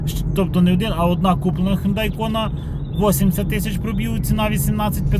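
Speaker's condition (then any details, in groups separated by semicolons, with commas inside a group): No condition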